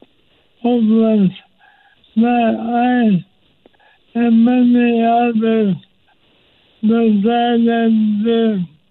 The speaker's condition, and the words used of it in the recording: ALS (motor neuron disease). He's able to type with his eyes.